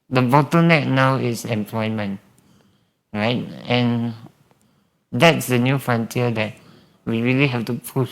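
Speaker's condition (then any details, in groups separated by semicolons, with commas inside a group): Spinal muscular atrophy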